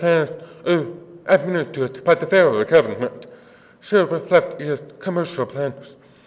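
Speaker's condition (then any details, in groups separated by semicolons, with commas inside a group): Deafness; offers to repeat if not understood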